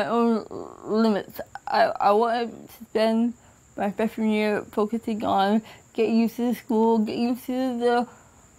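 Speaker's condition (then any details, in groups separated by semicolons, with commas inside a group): Cerebral palsy; from birth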